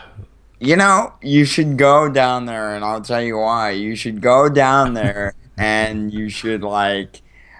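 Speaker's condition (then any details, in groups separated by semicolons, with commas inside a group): Cerebral palsy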